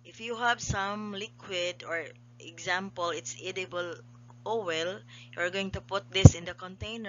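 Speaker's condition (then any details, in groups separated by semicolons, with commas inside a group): No condition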